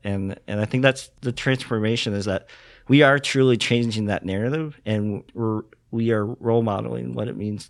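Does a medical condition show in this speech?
Yes: cleft lip and palate; congenital.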